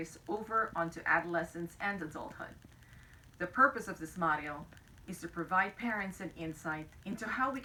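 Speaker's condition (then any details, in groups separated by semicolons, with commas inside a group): No condition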